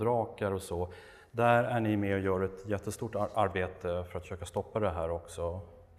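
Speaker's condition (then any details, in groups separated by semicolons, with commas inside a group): No condition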